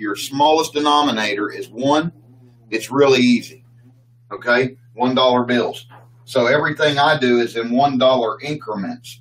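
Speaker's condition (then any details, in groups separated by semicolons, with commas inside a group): No condition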